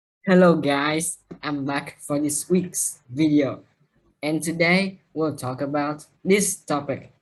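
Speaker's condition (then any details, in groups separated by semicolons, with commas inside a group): No condition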